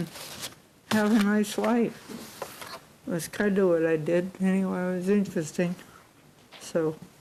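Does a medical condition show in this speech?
Yes: cerebral palsy; unable to type.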